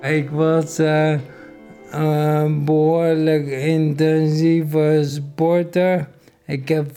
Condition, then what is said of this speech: ALS (motor neuron disease). Want ja, ik kan nu beter praten dan anderhalf jaar geleden.